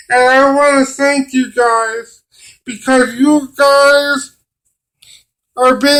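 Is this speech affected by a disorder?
Yes: cerebral palsy; limited use of the hands.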